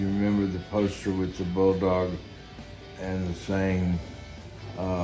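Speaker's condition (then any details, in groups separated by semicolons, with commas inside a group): Guillain-Barré syndrome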